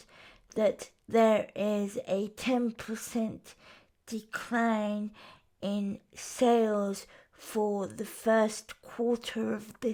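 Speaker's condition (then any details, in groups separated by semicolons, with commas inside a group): Cerebral palsy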